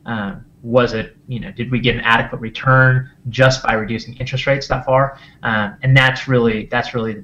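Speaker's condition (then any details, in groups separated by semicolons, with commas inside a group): No condition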